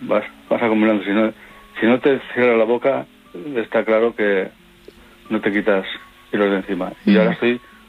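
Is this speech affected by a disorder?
Yes: Parkinson's disease; on Parkinson's medication.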